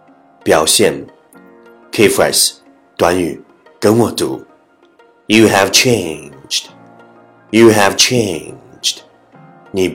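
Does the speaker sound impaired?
No.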